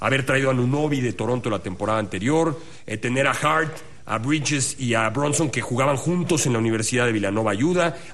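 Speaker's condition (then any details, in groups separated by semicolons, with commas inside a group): No condition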